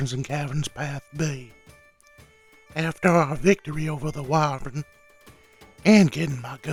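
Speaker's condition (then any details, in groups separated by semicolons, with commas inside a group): No condition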